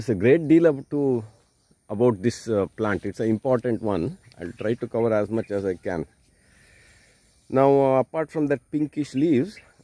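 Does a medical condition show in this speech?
No.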